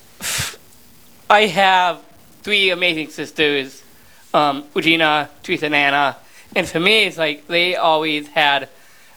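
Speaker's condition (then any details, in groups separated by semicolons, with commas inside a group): Down syndrome; 32 years old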